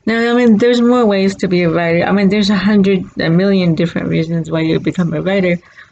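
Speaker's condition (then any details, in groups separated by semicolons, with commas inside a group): Cerebral palsy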